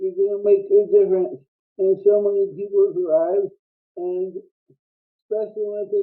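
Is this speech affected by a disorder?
Yes: cerebral palsy.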